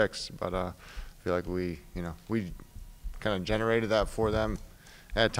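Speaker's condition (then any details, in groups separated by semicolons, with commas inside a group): No condition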